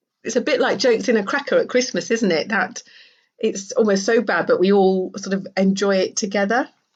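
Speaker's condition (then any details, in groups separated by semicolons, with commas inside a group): No condition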